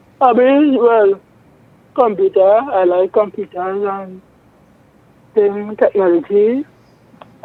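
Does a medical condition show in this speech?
Yes: cerebral palsy; present from birth.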